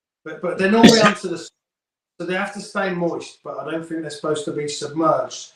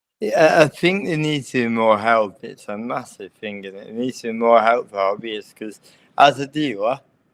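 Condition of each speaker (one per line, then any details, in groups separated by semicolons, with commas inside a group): No condition
Cerebral palsy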